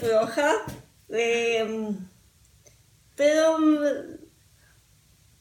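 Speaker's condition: Cerebral palsy; speech affected, improves with exercise and speech therapy but never normal, sounds drunk, talks a lot

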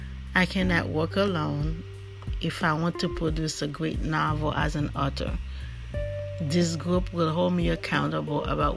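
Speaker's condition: No condition

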